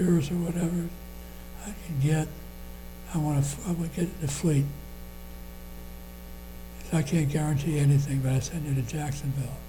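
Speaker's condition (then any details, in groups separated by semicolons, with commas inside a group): Parkinson's disease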